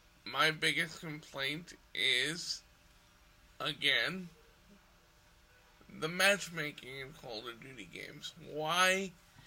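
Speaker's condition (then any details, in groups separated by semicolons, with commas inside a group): Cerebral palsy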